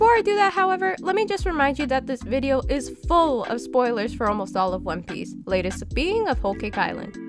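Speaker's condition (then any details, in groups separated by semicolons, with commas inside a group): No condition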